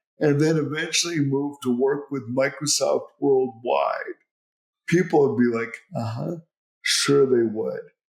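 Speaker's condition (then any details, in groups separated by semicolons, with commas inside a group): Cerebral palsy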